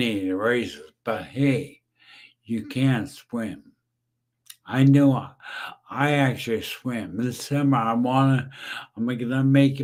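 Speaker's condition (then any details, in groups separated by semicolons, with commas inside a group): Brain injury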